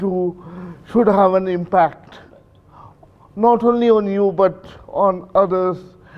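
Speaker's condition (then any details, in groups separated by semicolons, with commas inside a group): Cerebral palsy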